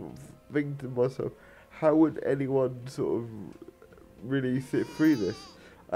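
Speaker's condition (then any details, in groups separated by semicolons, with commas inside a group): Cerebral palsy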